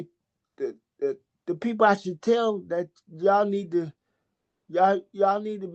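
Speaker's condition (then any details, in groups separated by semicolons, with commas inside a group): Cerebral palsy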